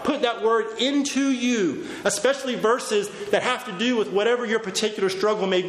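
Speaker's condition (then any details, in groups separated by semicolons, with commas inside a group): No condition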